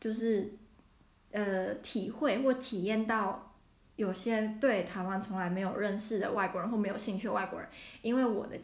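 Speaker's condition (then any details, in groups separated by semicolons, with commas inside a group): No condition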